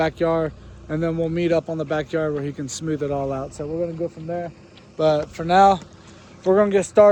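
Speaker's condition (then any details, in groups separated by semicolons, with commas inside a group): No condition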